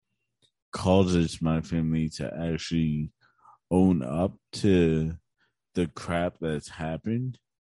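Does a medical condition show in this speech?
Yes: cerebral palsy; tight muscles.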